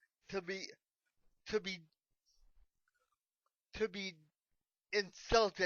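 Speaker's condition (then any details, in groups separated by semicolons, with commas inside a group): Cerebral palsy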